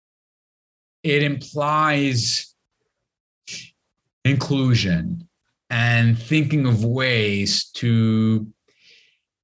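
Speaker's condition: Stutter; lifelong stutter, grew up stuttering in Lebanon, avoided speaking almost entirely for over 25 years; stutter may sound like internet problems, repeated fillers such as eh; prolonged sounds

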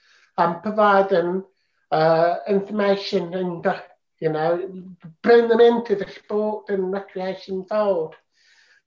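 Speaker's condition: Profound deafness, congenital profound deafness; needs video

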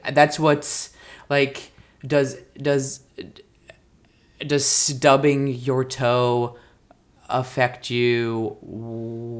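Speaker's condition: Stuttering; not caused by nervousness; pauses searching for a word; varies with excitement, worse when hurt, stuttered on tour stage, stuttered a lot in Grease audition; repeated words, prolonged sounds, blocks

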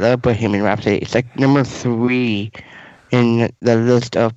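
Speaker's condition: Down syndrome

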